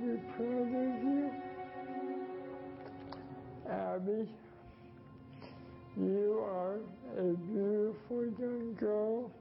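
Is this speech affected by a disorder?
Yes: ALS; amyotrophic lateral sclerosis, Lou Gehrig's disease, very short time left; voice tough to understand.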